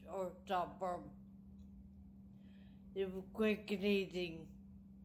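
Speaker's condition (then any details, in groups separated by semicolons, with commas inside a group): Traumatic brain injury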